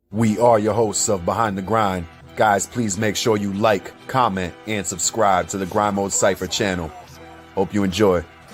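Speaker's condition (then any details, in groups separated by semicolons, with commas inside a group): No condition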